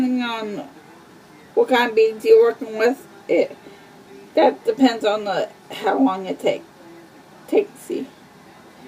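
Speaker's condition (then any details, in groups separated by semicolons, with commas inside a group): Cerebral palsy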